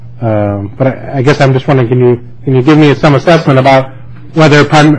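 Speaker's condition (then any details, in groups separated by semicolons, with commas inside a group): No condition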